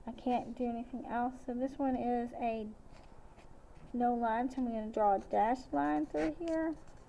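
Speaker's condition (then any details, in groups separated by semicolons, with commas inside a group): No condition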